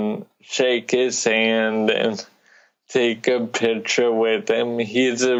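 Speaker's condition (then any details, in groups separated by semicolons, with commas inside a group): Cerebral palsy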